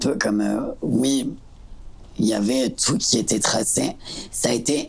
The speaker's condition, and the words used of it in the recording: Laryngectomy. Tu vivras plus longtemps dans ta vie avec cette nouvelle voix qu'avec l'ancienne.